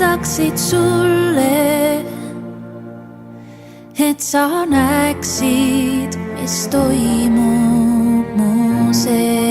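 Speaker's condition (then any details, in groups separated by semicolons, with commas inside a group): No condition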